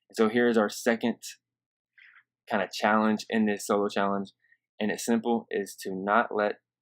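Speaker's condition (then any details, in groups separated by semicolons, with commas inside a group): No condition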